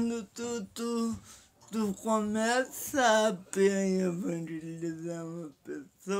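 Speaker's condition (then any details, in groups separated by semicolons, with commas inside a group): Paralysis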